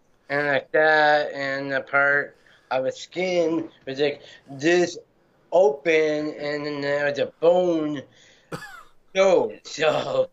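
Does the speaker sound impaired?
Yes: Down syndrome; congenital.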